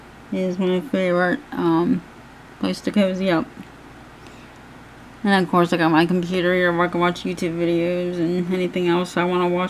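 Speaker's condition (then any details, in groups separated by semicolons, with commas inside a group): Cerebral palsy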